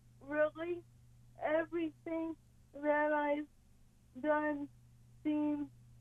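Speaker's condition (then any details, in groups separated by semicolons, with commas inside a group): Cerebral palsy; yoga exercises including breathing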